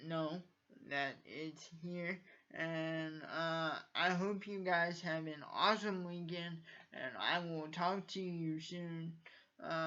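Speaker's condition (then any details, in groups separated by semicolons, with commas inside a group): Cerebral palsy; from birth, uses wheelchair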